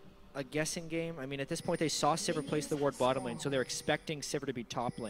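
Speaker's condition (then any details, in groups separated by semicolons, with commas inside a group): No condition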